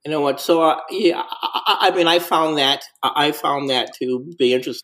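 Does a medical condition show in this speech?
Yes: stuttering; onset at three or four years, no trauma cause, mother stuttered until about 11-12, speech camp as child, teen years harder; adult, persistent stuttering; very fluent in crisis situations, stutters when things calm, takes deep breath and counts to five; here prolonged sounds, blocks.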